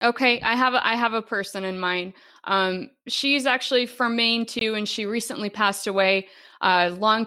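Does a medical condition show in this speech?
No.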